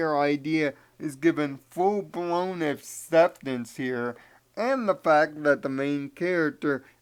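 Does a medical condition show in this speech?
Yes: cerebral palsy.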